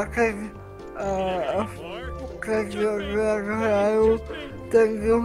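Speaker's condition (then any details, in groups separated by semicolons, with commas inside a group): Cerebral palsy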